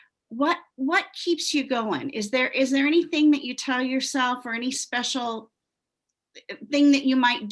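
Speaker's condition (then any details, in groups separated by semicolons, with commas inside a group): No condition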